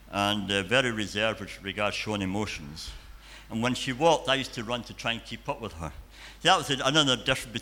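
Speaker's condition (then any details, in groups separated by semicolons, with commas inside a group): Cleft palate and cleft lip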